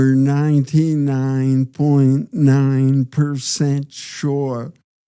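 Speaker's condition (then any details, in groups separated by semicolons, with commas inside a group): Parkinson's disease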